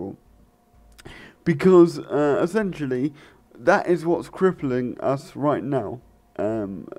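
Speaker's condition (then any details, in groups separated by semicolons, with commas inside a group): Cerebral palsy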